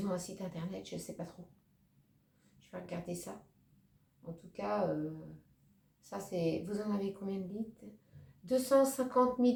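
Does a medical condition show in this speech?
No.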